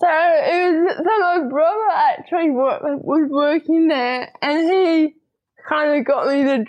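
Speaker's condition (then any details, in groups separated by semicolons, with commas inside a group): Cerebral palsy, spastic diplegia; fully mobile without wheelchair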